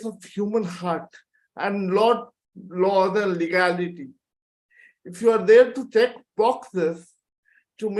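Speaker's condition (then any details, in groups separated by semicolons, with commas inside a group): Cerebral palsy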